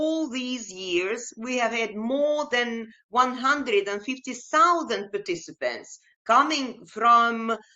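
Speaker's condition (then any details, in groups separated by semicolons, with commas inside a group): No condition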